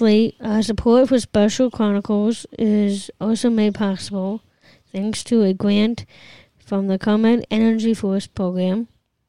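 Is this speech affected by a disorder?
Yes: Down syndrome; trisomy 21, congenital.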